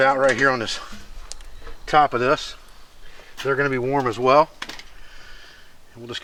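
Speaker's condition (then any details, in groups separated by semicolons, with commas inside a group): No condition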